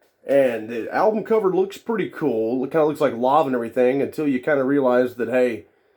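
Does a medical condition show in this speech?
No.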